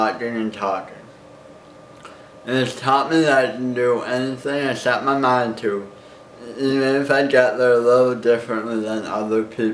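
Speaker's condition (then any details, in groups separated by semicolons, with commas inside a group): Cerebral palsy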